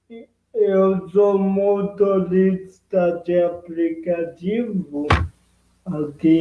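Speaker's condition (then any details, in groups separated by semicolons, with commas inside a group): Cerebral palsy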